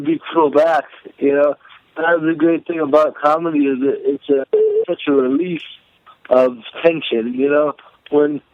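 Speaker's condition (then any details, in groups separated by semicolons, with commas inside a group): Cerebral palsy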